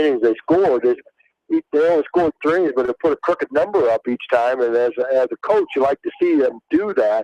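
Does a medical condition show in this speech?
No.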